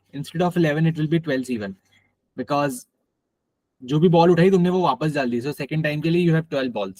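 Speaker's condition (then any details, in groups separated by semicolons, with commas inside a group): No condition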